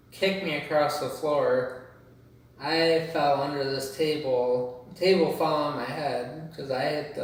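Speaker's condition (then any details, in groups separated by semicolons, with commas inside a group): Cerebral palsy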